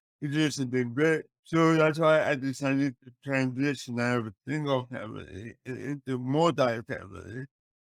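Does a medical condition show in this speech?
Yes: cerebral palsy; speech affected.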